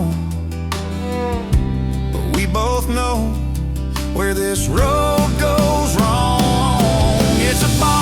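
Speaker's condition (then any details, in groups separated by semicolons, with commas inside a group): No condition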